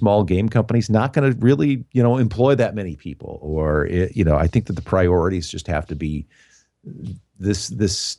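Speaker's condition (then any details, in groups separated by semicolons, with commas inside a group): No condition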